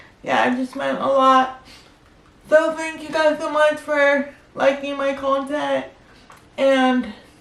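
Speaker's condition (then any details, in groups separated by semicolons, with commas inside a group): Cerebral palsy; spastic quadriplegic, wheelchair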